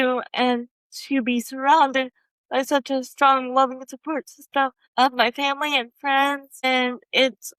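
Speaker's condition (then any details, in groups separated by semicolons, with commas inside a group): Cerebral palsy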